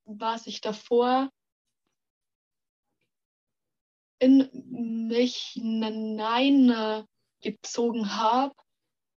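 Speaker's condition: Stuttering; stuttering since kindergarten age, many logopedists and speech therapists, stuttering therapy groups with other stutterers; part-word and word repetitions, we wegzulaufen; repeated sounds, prolonged sounds, blocks

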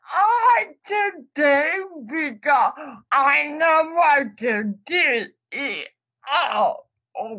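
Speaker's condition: Cerebral palsy; words may be hard to catch

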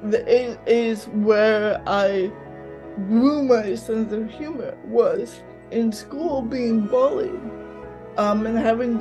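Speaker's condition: Cerebral palsy, mild

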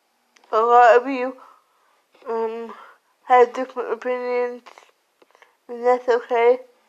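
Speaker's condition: Cerebral palsy; slurred speech

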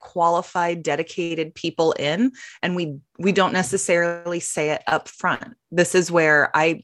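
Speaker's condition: No condition

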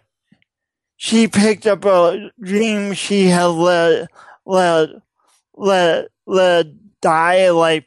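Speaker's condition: Speech impediment; speech impediment for most of life

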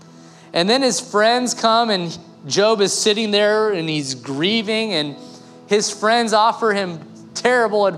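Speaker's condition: No condition

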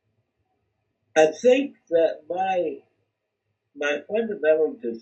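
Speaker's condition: Cerebral palsy; speech not affected

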